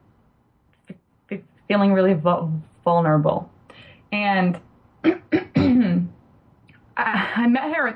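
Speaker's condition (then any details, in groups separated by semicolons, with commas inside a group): Stuttering; past stuttering therapy with desensitization, learned to live effectively with stuttering; stutters when talking with patients, listeners sometimes react oddly to stuttering; repeated sounds, prolonged sounds, blocks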